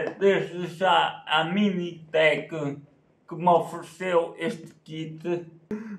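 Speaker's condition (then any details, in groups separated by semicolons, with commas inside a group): Cerebral palsy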